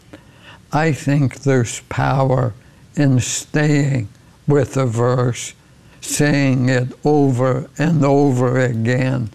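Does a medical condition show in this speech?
Yes: ALS; progressive ALS.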